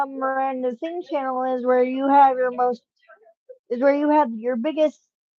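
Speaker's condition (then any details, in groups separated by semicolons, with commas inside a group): Cerebral palsy, spastic; from birth, muscle spasms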